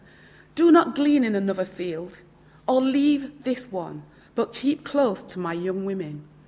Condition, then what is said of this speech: No condition.